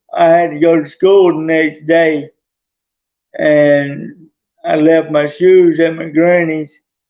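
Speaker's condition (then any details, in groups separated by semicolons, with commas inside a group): Traumatic brain injury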